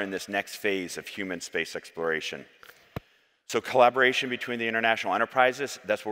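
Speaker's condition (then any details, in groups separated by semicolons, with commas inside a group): No condition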